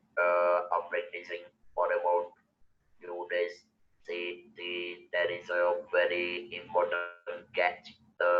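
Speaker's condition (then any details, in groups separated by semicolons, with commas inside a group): Total laryngectomy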